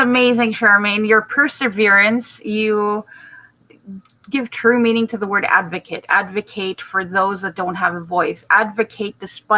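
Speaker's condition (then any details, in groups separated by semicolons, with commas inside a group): No condition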